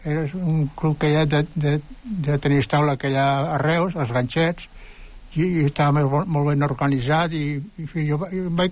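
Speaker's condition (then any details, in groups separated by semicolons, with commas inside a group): Parkinson's disease; diagnosed two years ago, on Parkinson's medication, table tennis as therapy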